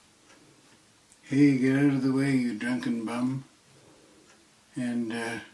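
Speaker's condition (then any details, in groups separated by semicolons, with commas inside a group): Parkinson's disease; shaking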